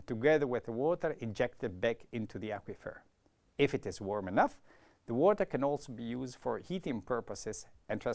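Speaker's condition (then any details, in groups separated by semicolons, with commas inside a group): No condition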